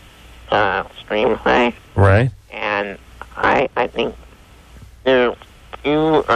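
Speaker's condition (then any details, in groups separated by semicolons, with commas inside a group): Spinal muscular atrophy; Werdnig-Hoffmann type, severe form, from birth, uses wheelchair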